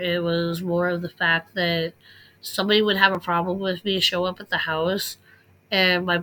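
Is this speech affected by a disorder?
Yes: cleft lip and palate; congenital unilateral cleft lip, palate split down middle, many childhood surgeries, left nostril blocked by cartilage; nasal air restriction, no airflow through left nostril; childhood speech impediment, slow speech development, audible heavy breathing or wheezing heard over words.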